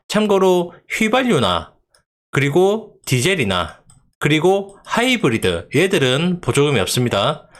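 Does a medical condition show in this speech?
No.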